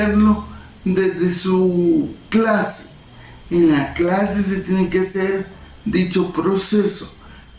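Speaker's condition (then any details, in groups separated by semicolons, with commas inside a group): Cerebral palsy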